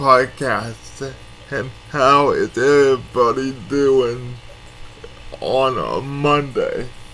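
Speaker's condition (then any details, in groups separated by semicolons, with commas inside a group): Cerebral palsy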